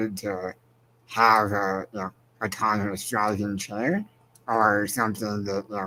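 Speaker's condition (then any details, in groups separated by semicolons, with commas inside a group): Spinal muscular atrophy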